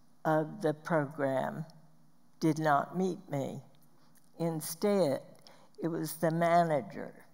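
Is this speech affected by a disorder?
Yes: spasmodic dysphonia.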